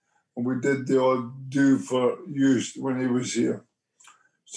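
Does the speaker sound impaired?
Yes: motor neurone disease; onset with left hand weakness, twitching, arm weakness, speech therapists offered.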